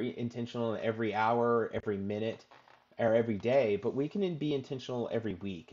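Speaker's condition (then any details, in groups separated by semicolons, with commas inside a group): No condition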